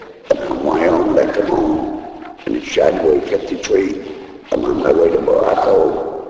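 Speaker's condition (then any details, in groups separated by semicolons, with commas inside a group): Laryngectomy; needs thumb to talk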